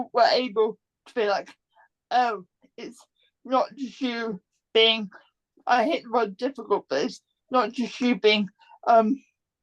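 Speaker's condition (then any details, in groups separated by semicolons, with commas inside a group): Cerebral palsy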